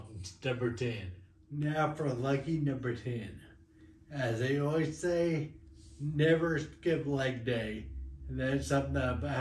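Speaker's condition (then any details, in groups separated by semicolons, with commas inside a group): Friedreich's ataxia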